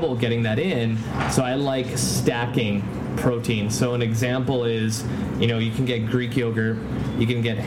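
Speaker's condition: No condition

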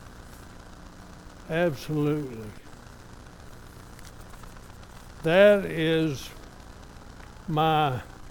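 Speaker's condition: ALS; somewhat affected, evident today

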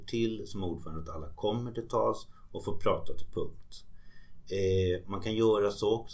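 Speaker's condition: No condition

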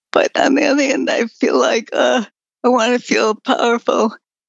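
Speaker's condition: Progressive multiple sclerosis; in and out with pulmonary muscle strength

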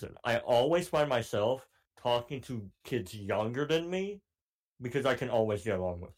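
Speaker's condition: Cleft palate; cleft palate since childhood

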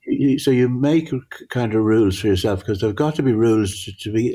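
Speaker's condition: Parkinson's; grouped objects merge together

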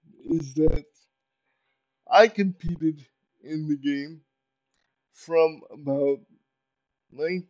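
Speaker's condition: Cerebral palsy; uses power wheelchair

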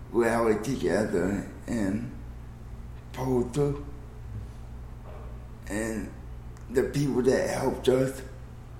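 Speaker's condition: Cerebral palsy; cerebral palsy with body spasms and gyrations

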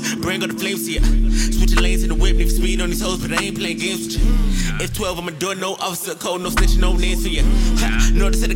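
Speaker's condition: No condition

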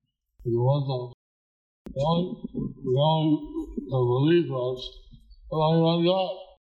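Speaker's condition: Stroke with facial paralysis; hard to understand for unfamiliar listeners, Deva Madhava repeats speech aloud

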